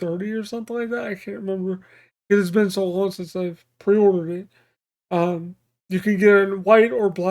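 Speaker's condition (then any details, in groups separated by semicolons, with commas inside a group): Cerebral palsy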